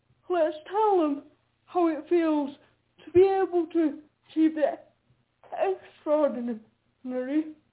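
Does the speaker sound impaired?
Yes: quadriplegic cerebral palsy; uses a wheelchair, left hand largely useless, concentration issues.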